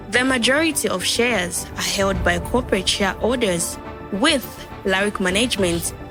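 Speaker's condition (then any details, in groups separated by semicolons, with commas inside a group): No condition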